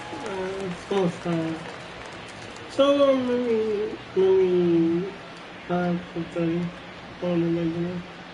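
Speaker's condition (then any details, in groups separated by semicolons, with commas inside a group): Cerebral palsy; from birth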